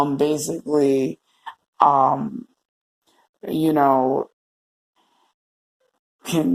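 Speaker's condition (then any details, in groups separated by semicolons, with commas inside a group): Cerebral palsy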